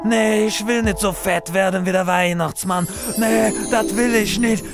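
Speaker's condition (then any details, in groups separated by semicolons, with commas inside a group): No condition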